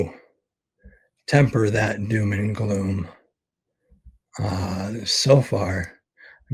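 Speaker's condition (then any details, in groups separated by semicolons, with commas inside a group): ALS; expects to lose voice very soon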